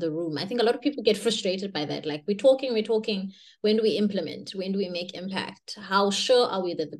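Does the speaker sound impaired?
No.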